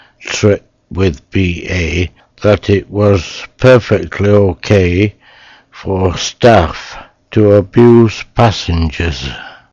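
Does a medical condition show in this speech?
Yes: motor neuron disease.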